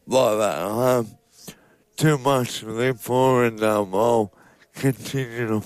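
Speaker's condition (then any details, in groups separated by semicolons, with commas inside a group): Motor neurone disease; diagnosed earlier this year; recently diagnosed, continuing to fight condition; speech affected as disease progressed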